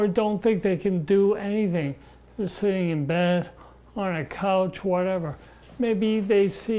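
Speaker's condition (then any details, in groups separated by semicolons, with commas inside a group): Parkinson's disease; adolescent onset, diagnosed age 14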